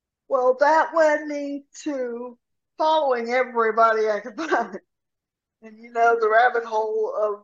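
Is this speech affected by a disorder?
Yes: cerebral palsy; severe rotator cuff tear.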